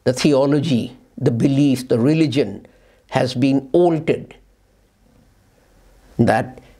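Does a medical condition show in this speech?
No.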